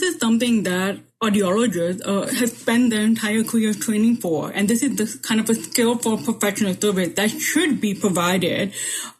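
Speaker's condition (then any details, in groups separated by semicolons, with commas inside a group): Profound deafness; 98% hearing loss, grew up with hearing aids, cochlear implant candidate; speaks well per others, about 10 years of speech therapy, makes sense of auditory cues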